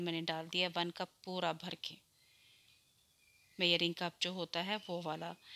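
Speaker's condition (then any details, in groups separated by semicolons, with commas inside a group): No condition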